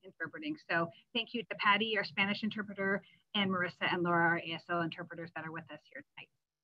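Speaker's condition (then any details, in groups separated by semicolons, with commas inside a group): No condition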